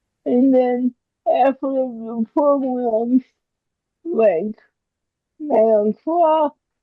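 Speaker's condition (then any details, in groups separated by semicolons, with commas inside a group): Cerebral palsy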